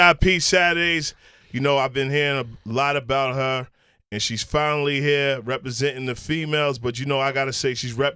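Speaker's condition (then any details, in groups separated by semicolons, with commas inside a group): No condition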